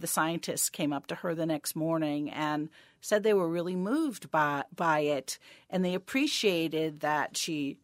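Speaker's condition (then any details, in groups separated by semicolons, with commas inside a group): No condition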